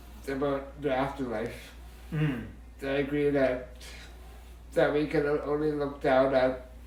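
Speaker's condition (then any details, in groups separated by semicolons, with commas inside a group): Muscular dystrophy, Duchenne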